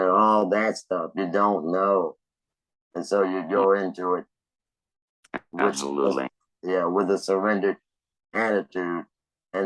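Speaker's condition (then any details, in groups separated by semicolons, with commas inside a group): Laryngectomy; laryngectomy for cancer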